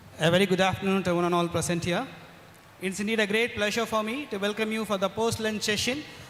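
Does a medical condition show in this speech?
No.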